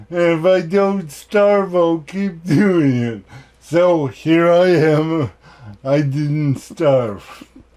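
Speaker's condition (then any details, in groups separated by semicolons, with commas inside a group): Cerebral palsy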